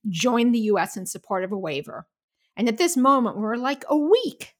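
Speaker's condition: No condition

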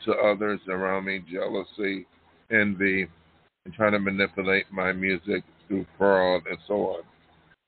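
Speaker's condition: No condition

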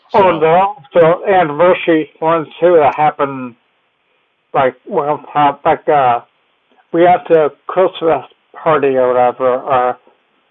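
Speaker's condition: Cerebellar ataxia; gets around with walker, team helps up and down stairs

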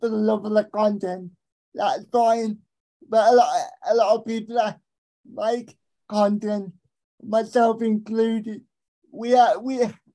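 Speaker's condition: Cerebral palsy; right hand basically useless

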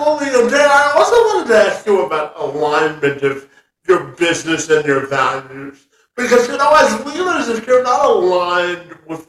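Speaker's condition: Spastic quadriplegia cerebral palsy; present from birth, affects legs, not enough oxygen in legs to walk normally

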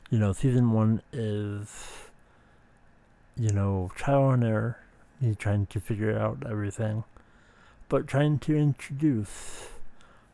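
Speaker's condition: Speech impediment

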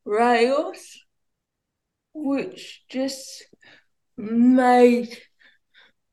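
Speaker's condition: Cerebral palsy, ataxia; mostly uses wheelchair

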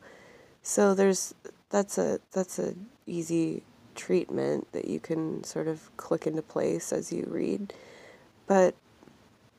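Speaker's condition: No condition

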